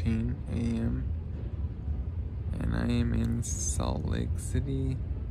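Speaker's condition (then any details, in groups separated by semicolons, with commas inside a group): Traumatic brain injury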